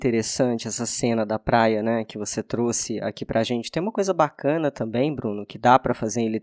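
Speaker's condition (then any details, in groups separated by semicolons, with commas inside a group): No condition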